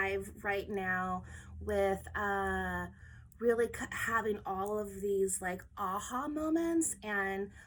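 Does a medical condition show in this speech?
No.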